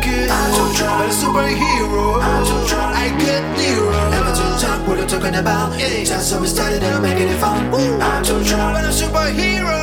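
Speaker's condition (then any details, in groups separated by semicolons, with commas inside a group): No condition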